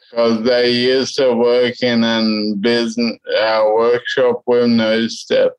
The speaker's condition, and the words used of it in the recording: Ataxia. And we were also talking about how, you know, obviously your speech is affected and how sometimes that can be a bit tricky.